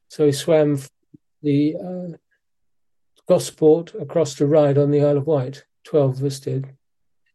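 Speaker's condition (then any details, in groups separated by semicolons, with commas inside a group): Parkinson's disease; suspected for a while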